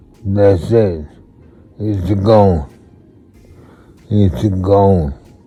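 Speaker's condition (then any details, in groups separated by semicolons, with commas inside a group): Multiple sclerosis; affects left side and voice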